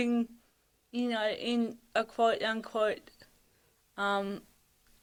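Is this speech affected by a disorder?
Yes: cerebral palsy (athetoid); fatigue.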